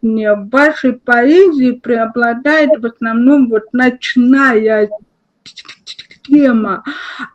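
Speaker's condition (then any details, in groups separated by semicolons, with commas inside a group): Cerebral palsy, spastic diplegia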